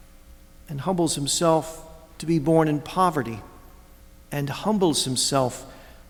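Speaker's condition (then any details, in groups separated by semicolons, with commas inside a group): No condition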